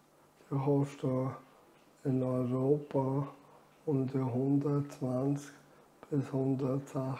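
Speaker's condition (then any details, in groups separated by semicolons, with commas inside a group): Amyotrophic lateral sclerosis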